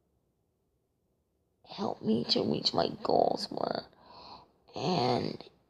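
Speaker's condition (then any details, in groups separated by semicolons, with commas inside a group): Cerebral palsy, triplegia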